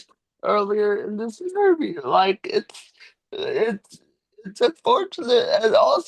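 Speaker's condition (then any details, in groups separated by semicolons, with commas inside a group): Cerebral palsy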